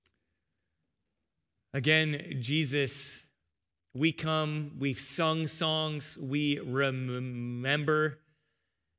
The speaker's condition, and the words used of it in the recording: Stuttering. I think I forgot to tell you, I stutter.